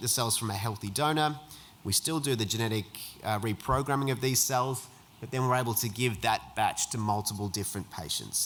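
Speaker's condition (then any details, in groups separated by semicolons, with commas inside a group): No condition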